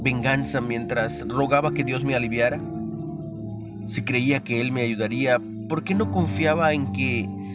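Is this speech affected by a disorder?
No.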